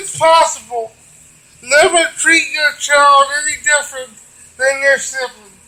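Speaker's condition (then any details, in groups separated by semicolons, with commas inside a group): Cerebral palsy; wheelchair user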